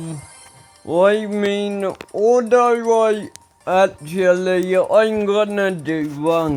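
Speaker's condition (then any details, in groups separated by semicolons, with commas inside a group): Ataxia; speech recently worse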